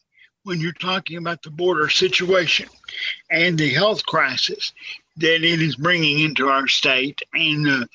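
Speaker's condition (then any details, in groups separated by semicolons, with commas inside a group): Cerebral palsy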